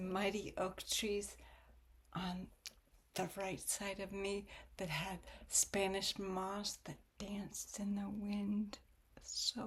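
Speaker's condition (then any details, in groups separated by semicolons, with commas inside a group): Spastic cerebral palsy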